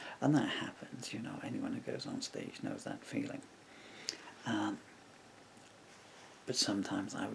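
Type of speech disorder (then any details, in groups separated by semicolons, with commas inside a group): Bulbar dysarthria; progressive bulbar palsy (MND)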